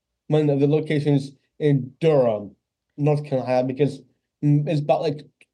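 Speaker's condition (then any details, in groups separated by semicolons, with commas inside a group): Down syndrome; congenital, lifelong; age 26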